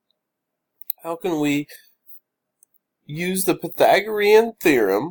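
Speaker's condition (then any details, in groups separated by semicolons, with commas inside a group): No condition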